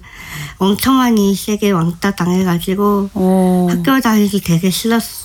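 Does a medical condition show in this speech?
Yes: Down syndrome; aching joints throughout body, body shape changed, stopped ballet due to joint pain; pain in every joint, attributed to Down syndrome; speaks very well, communication very smooth, disability hardly noticeable.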